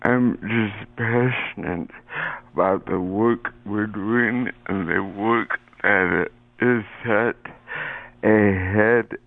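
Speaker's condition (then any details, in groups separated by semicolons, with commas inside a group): Cerebral palsy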